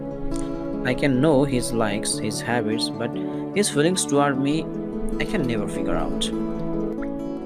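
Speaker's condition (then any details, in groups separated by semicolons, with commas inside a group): No condition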